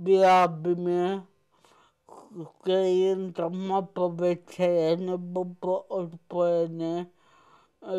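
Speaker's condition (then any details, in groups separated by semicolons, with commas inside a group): Cerebral palsy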